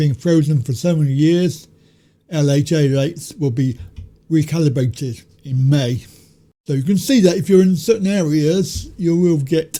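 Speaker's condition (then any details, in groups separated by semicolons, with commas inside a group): Cerebral palsy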